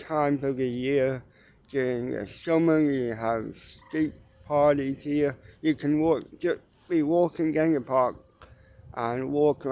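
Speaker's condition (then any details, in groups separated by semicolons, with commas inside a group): Cerebral palsy; mild, ataxic type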